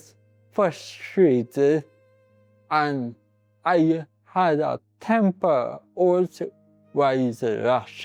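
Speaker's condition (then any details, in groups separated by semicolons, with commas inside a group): Cerebral palsy; from birth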